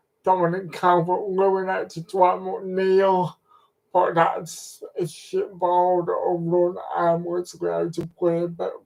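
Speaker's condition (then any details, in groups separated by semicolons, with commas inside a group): Cerebral palsy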